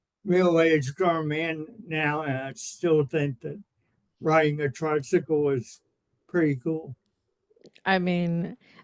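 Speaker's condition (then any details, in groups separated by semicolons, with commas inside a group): Cerebral palsy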